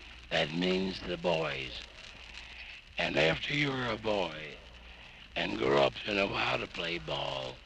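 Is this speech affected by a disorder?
Yes: bad voice; cancer, died about two months after this recording; voice sounds bad and feels just as bad.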